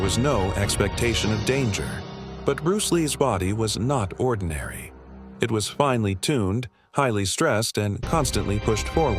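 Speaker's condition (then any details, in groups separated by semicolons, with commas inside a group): No condition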